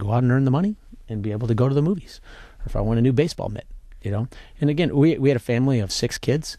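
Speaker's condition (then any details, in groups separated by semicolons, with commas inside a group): No condition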